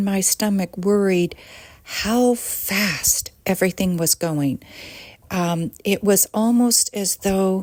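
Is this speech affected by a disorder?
No.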